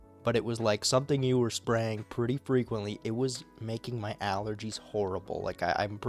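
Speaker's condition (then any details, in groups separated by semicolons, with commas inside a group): No condition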